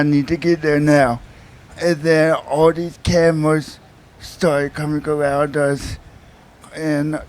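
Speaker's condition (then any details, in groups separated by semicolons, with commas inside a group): Cerebral palsy; from birth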